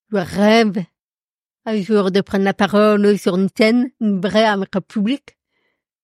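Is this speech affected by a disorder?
Yes: profound deafness; noticeable to everyone.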